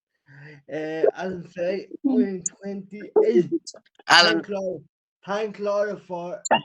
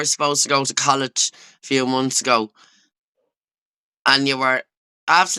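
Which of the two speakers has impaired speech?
The first: cerebral palsy; wheelchair user since childhood.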